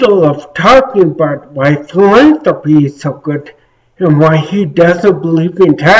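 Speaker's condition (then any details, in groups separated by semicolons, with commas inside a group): Traumatic brain injury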